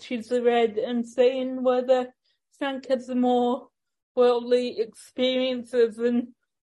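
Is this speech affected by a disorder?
Yes: ataxic cerebral palsy; ambulant wheelchair user, chair for long distances and main street.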